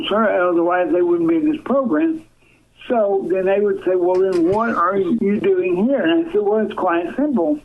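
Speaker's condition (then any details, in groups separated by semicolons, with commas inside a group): Cerebral palsy; from birth, quadriplegic, lifelong wheelchair user; severely disabled, wheelchair, uses voice-activated software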